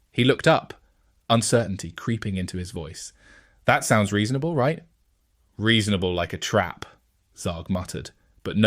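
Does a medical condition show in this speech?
No.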